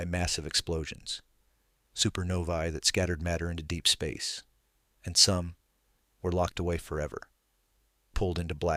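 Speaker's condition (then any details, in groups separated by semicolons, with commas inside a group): No condition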